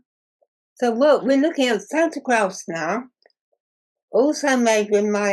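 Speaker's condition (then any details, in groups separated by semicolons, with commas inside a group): Muscular dystrophy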